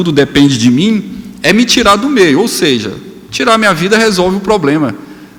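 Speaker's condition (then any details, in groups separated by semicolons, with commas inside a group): No condition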